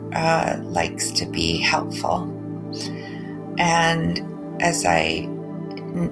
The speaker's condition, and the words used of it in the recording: Aphasia. And and it's not until I speak um, start talking that I remember that it's difficult for me to get